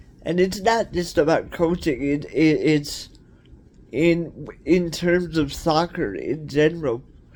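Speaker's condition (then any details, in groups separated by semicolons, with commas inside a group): Cerebral palsy; cerebral palsy, wheelchair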